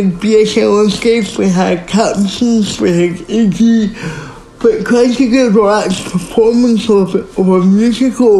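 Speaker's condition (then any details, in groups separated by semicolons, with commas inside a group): Speech impairment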